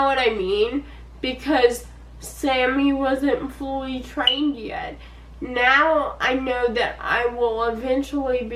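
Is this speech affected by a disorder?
Yes: cerebral palsy.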